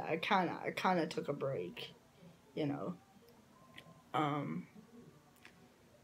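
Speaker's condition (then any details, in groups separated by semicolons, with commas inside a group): Cerebral palsy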